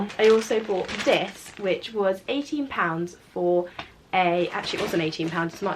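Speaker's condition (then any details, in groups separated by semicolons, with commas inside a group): No condition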